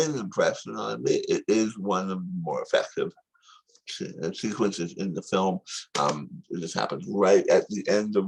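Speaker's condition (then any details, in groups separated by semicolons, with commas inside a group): Tongue cancer surgery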